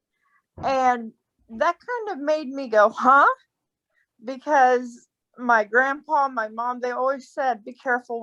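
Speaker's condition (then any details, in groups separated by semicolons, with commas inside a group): Cerebral palsy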